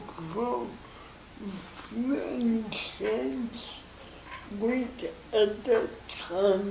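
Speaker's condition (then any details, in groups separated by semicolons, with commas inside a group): Cerebral palsy; motorized wheelchair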